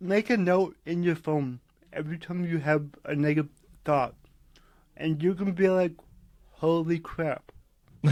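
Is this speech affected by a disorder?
Yes: cerebral palsy; predicted might not talk.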